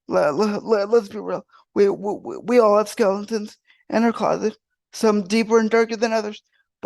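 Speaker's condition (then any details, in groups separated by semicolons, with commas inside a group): Cerebral palsy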